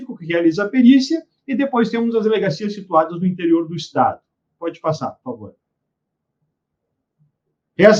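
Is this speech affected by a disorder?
No.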